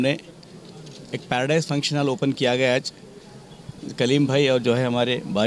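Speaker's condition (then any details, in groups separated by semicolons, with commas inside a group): No condition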